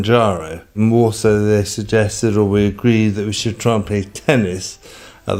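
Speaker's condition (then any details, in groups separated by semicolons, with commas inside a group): Motor neurone disease; affects mouth region; about three years since diagnosis, terminal; speech difficulties, swallowing and breathing extremely difficult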